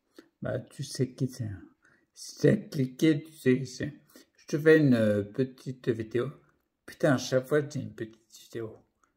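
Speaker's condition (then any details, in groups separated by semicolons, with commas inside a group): Primary progressive multiple sclerosis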